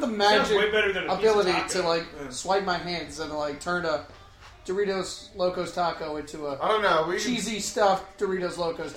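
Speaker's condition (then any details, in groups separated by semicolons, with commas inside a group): No condition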